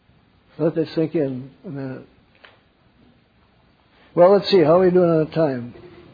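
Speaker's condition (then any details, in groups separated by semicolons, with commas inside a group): Parkinson's; wakes up around 3 am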